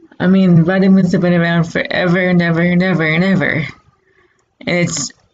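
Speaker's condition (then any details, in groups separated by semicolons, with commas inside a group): Cerebral palsy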